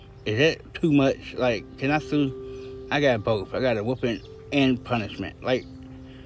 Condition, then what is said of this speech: Stuttering. So I know how to control it better now, but sometimes it still happens, of course.